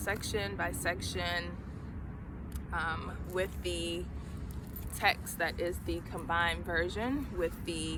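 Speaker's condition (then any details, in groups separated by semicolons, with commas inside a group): No condition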